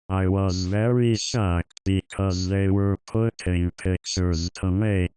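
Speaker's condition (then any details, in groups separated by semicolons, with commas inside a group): Cerebral palsy, athetoid type, speech-generating device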